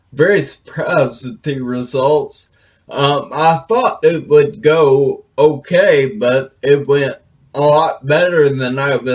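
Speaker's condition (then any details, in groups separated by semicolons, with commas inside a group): Brain injury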